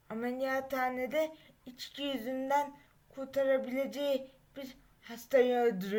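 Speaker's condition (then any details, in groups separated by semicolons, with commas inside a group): Cerebral palsy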